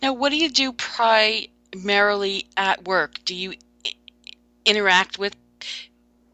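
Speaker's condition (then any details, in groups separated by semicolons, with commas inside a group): Stuttering; stuttering since age five, covert for most of life after early criticism from father and teacher; still stutters; hid stuttering, avoided speaking situations, did not speak up in class; blocks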